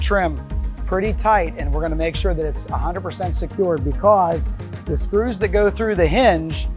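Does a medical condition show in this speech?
No.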